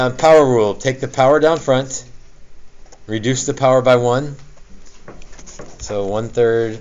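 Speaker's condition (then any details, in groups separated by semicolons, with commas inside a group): No condition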